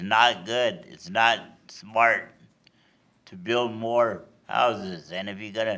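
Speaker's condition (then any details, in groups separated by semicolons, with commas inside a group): Cerebral palsy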